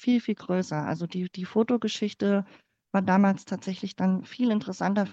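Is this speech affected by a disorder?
Yes: cleft palate; congenital, born in former GDR.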